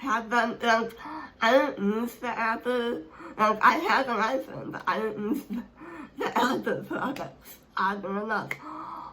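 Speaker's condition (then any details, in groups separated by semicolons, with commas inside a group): Speech impairment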